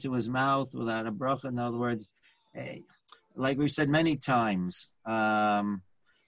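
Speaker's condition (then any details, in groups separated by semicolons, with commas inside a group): No condition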